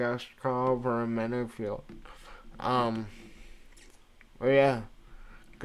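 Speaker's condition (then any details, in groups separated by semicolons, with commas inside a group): Cerebral palsy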